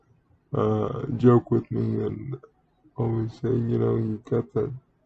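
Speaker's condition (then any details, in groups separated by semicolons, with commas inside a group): Cerebral palsy; speaks relatively well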